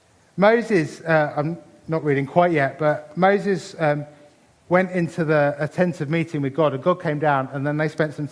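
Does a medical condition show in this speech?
No.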